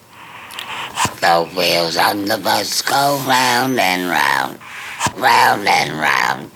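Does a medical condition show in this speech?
Yes: laryngectomy; smoking-related cancer, voice box removed; speaking with post-laryngectomy substitute voice; original voice lost, only current substitute voice since voice box removal.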